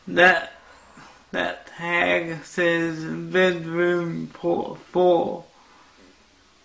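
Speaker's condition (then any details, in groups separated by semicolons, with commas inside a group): Cerebral palsy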